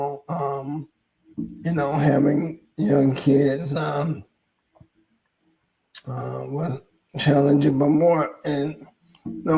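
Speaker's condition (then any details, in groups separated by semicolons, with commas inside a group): ALS; hoarse voice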